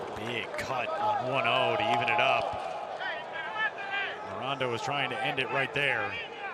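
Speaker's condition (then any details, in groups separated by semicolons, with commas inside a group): No condition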